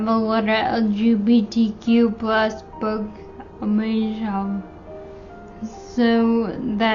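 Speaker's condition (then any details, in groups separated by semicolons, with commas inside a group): Friedreich's ataxia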